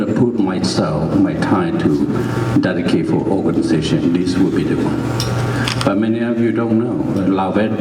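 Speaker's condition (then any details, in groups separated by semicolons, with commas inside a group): No condition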